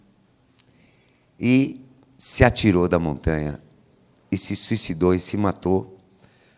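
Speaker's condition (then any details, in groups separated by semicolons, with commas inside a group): No condition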